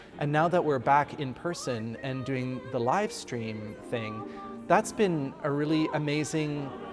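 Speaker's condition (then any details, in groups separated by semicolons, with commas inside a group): No condition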